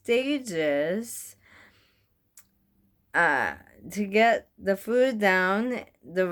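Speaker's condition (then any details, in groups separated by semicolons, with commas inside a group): Bulbar onset ALS; fairly decent swallow, specific swallow weaknesses found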